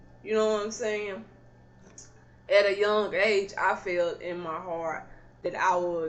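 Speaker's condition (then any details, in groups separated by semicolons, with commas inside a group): Cerebral palsy; not paralyzed, can stand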